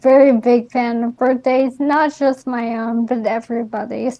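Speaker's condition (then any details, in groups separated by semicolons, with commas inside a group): ALS; diagnosed before age 30, atypical for young female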